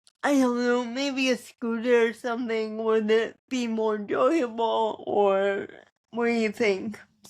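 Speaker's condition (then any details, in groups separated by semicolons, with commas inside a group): Cerebral palsy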